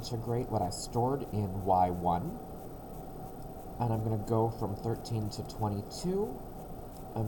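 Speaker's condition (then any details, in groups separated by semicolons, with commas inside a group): No condition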